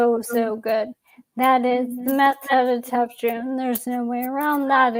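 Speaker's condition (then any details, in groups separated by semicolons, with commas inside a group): ALS; young onset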